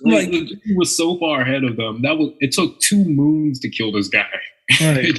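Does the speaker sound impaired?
No.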